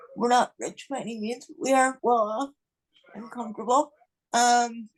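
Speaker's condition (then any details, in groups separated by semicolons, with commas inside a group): Cerebral palsy; non-progressive, will not improve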